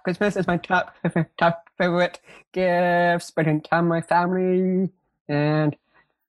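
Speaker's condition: Down syndrome

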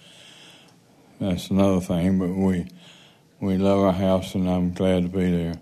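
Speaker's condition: Parkinson's

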